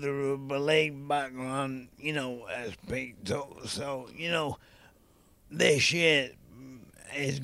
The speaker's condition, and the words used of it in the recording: ALS (motor neuron disease). What I miss is the quick response during banter.